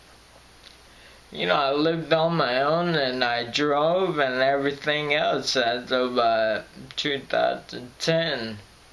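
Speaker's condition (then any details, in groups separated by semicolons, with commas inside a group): Friedreich's ataxia; voice crackles when stressed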